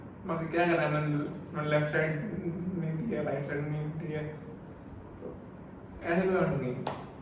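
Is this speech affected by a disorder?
Yes: cerebral palsy.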